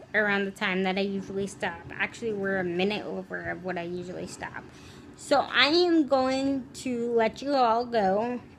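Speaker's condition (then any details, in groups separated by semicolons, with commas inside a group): Cerebral palsy, spastic, severe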